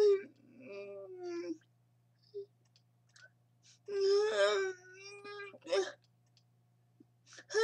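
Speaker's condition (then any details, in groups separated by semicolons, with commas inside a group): Cerebral palsy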